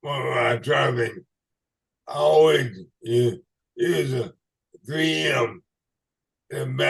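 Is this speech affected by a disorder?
Yes: ALS/MND.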